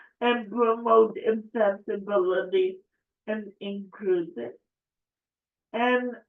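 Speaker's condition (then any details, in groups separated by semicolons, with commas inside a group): Cerebral palsy; affects speech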